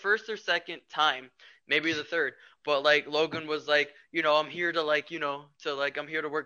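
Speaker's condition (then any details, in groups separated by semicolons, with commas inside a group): No condition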